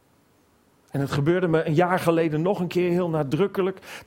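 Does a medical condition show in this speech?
No.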